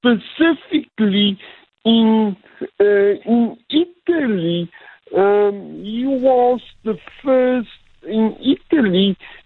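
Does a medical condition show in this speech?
Yes: cerebral palsy; physical limitations requiring adjustments, types with single finger, reduced typing speed and accuracy.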